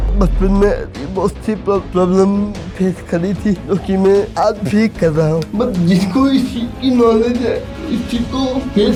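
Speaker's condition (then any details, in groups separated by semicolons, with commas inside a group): Cerebral palsy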